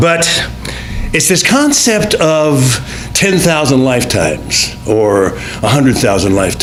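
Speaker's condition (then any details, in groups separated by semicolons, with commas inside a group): No condition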